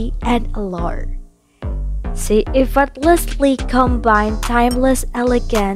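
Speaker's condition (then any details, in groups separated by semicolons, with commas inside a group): No condition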